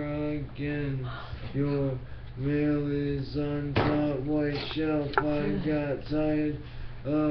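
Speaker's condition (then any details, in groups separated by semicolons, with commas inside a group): Brain injury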